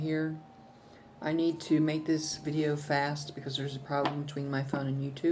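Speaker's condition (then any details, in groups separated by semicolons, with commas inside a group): No condition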